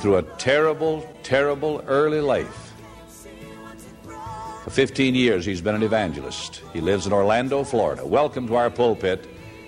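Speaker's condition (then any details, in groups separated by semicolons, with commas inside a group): No condition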